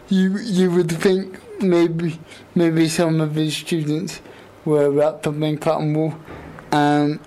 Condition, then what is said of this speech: Cerebral palsy. You have to make real effort to shape your words and your speech so that people can understand you better.